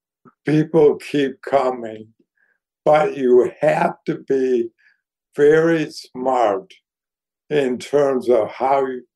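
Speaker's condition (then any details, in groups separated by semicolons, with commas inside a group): ALS; declining health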